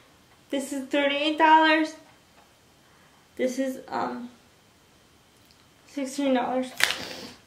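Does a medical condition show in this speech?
Yes: cerebral palsy, spastic quadriplegic.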